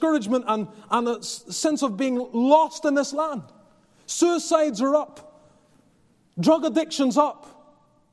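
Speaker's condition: No condition

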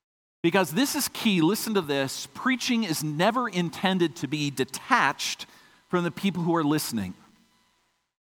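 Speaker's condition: No condition

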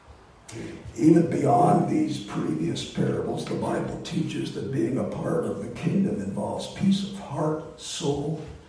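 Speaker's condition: Voice disorder; not contagious

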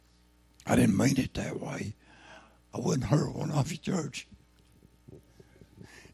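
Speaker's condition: Throat cancer, lost vocal cord; tumor grew from just over one to two inches in about two months

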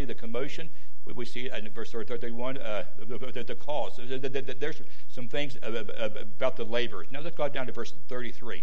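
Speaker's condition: Stuttering; stutter as usual way of talking, recent neck surgery; worse when unwell, mistaken for stroke by Life Squad paramedics; repeated sounds

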